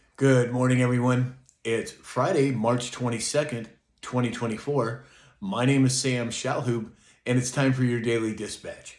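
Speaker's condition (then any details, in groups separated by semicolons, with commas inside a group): No condition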